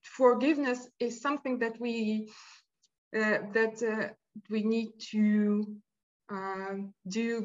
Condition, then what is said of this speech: Stuttering. But I see a big difference from where I was, I would say, 10 years ago and where I am right now.